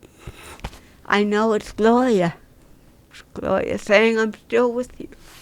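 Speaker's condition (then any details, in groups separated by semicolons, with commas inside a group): Cerebral palsy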